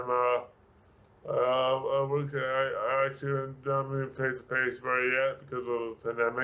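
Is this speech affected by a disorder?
Yes: severe brain injury; speech affected.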